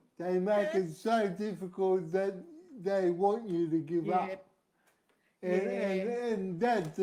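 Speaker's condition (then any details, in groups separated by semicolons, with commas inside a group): Cerebral palsy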